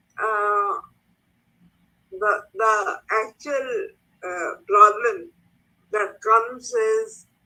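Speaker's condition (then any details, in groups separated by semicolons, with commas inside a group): Cerebral palsy; slurred, unclear when tired, voice recognition fails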